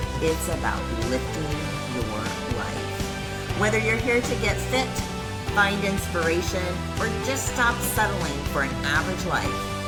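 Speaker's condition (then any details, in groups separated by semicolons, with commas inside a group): No condition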